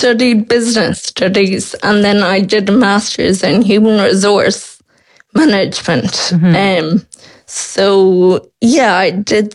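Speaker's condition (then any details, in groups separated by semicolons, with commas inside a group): Friedreich's ataxia; symptoms late primary school, diagnosed 12 by professor King, Temple Street, three scoliosis spinal surgeries; speech expected to disappear, synthetic voice expected, swallow worsening toward thickeners, breathing may need ventilator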